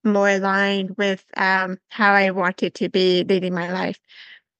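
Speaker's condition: Severe to profound hearing loss; cochlear implant one side

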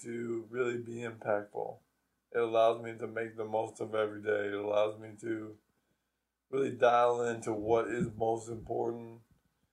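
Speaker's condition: ALS

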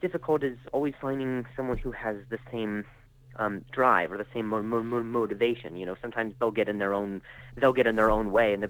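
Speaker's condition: Stutter; acquired stutter after traumatic brain injury and concussion from freak softball injury, motor skills also affected; stutters now, tells audiences early about the stutter to put them at ease; stuttered speech; repeated sounds

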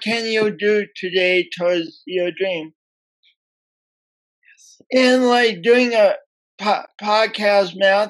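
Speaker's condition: Speech impediment from birth; oxygen loss at birth

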